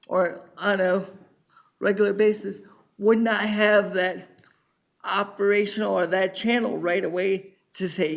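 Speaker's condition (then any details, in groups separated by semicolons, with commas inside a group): Cerebral palsy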